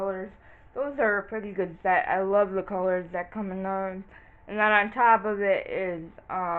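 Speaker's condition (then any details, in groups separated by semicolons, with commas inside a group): Cerebral palsy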